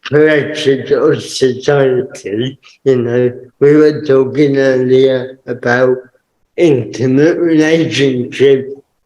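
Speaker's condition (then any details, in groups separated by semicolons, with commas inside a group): Cerebral palsy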